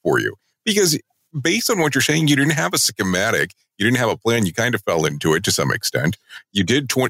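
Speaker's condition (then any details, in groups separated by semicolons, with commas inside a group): No condition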